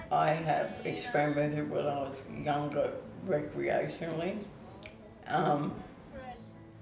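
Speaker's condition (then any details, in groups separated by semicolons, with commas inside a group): ALS/MND; onset foot drop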